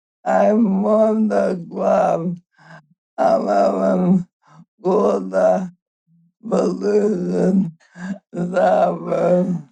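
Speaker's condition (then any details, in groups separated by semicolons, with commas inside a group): ALS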